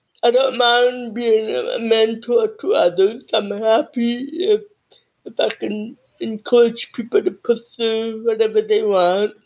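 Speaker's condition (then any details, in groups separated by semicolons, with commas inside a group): Cerebral palsy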